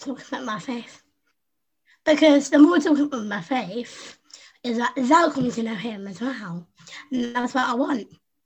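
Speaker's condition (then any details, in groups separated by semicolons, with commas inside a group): Down syndrome; adult woman, 25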